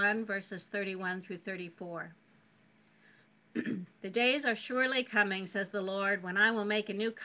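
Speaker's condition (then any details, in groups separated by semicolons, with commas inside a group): No condition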